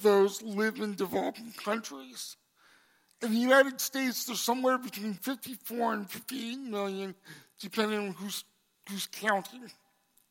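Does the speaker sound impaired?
Yes: cerebral palsy; congenital.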